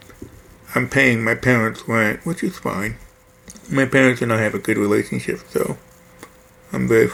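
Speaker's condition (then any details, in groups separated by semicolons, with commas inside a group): Hearing loss; hears much more speech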